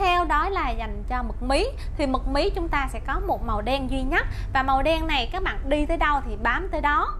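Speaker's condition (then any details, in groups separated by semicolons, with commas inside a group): No condition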